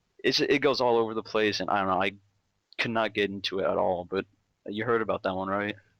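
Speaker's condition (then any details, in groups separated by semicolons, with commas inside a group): No condition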